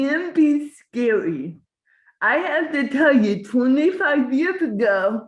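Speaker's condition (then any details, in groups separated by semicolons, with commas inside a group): Cerebral palsy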